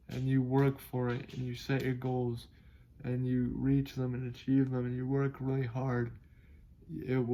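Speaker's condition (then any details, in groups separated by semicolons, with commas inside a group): Cerebral palsy; able to speak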